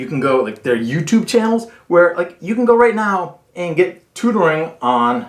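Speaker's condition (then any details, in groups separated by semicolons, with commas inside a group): No condition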